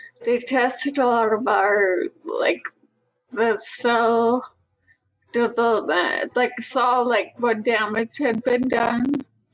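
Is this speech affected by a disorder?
Yes: spinocerebellar ataxia 7; affects balance and speech; diagnosed at age 13.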